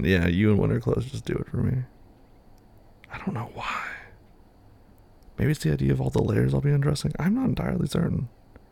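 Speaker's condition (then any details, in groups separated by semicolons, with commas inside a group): No condition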